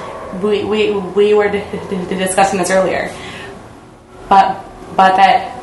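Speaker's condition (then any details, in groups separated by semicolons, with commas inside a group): Stuttering; stuttering since childhood, speech therapy as child, therapist suggested voluntary stuttering; practising voluntary stuttering, deliberately stuttering more, not avoiding stuttering, addressing fear and shame; stutters a lot in some situations and periods, sometimes hides it by acting as listener, talkative; repeated sounds, repeated words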